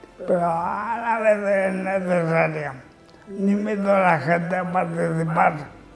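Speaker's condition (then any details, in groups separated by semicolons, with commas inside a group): Amyotrophic lateral sclerosis (ela)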